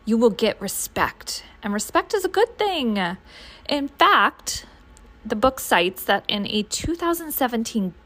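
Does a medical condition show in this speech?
No.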